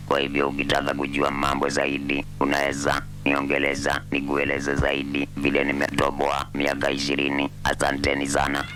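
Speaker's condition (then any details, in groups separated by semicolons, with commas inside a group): Throat cancer; survivor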